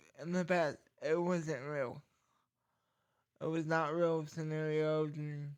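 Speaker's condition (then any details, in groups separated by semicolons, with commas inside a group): Cerebral palsy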